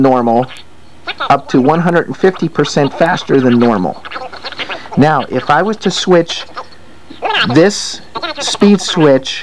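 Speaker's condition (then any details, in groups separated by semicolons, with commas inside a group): No condition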